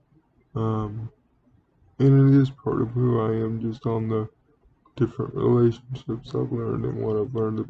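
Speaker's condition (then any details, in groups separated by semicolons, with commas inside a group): Cerebral palsy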